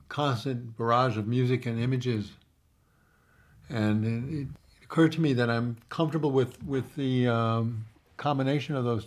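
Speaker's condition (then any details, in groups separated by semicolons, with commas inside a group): Parkinson's disease; tremor-predominant, diagnosed some time ago, deep brain stimulation surgery, brain electrodes with battery pack; tremors eliminated by customized stimulation, steady, playing somewhat difficult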